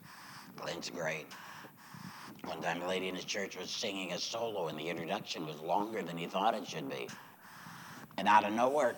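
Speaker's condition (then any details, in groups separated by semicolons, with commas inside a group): Laryngectomy; says used to serve God with voice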